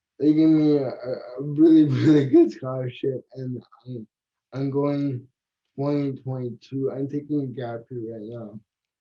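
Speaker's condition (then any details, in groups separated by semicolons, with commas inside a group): Cerebral palsy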